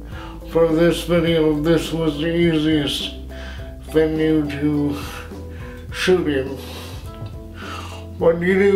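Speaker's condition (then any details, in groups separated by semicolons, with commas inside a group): Cerebral palsy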